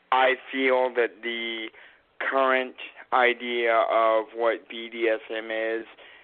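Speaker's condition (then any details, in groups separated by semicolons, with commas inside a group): Cerebral palsy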